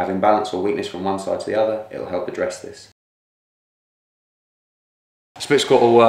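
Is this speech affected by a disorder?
No.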